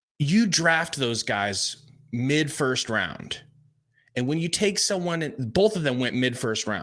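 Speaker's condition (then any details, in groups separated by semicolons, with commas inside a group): No condition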